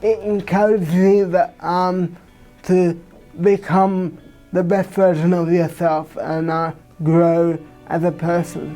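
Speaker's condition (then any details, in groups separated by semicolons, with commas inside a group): Cerebral palsy; from birth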